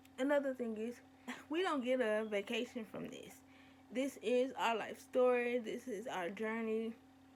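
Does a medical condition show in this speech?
Yes: cerebral palsy; present from birth, muscle disorder.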